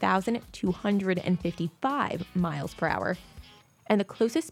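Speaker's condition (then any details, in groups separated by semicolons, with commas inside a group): No condition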